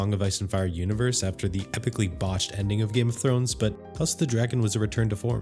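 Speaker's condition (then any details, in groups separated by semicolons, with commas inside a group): No condition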